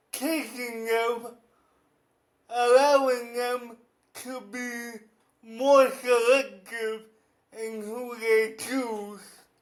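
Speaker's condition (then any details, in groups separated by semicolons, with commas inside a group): Cerebral palsy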